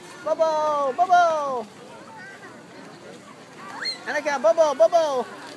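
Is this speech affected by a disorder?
No.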